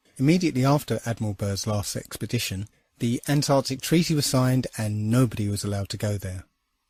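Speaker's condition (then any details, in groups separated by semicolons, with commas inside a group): No condition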